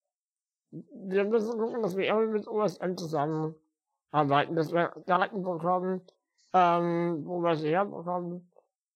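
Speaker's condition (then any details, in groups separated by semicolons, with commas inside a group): Spinal muscular atrophy; uses wheelchair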